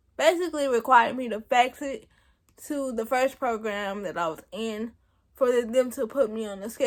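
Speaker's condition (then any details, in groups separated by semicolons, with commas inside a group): Cerebral palsy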